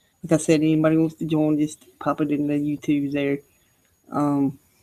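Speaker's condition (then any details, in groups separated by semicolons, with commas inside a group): No condition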